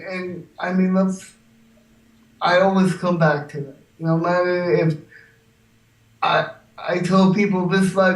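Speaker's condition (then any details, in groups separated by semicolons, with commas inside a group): Cerebral palsy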